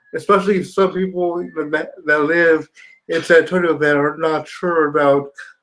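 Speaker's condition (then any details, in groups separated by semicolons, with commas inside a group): Spastic quadriplegia cerebral palsy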